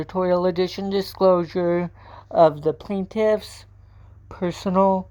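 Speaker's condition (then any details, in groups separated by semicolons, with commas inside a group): Cerebral palsy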